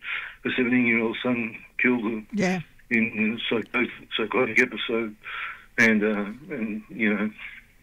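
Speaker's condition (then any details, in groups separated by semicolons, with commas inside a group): Parkinson's disease; can't do much more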